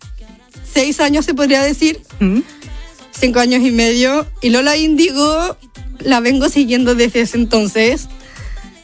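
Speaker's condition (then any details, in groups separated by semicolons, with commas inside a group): Down syndrome; present from birth, mother told of diagnosis before birth; 30 years old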